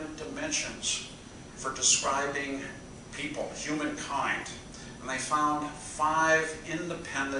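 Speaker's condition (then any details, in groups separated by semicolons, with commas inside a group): No condition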